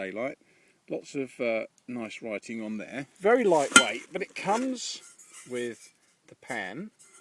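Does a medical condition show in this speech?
No.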